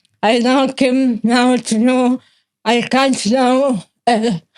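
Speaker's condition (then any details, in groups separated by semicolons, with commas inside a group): Cerebral palsy; since childhood, managed with therapy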